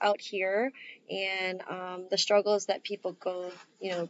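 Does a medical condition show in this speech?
No.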